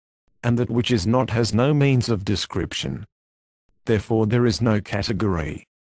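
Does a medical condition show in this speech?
No.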